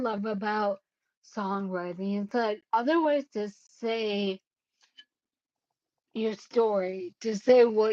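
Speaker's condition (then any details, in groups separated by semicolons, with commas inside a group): Cerebellar ataxia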